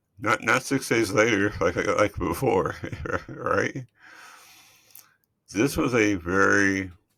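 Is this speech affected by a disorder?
Yes: multiple system atrophy.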